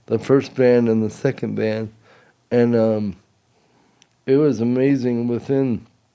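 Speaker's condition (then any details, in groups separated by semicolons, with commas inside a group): Cerebral palsy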